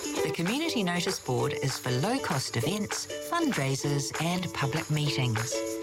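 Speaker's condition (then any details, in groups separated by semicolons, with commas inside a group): No condition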